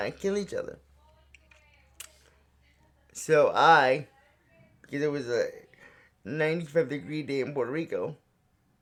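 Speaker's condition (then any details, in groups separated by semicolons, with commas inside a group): Cerebral palsy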